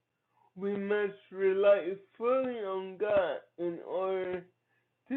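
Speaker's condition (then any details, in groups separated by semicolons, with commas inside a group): Cerebral palsy; from birth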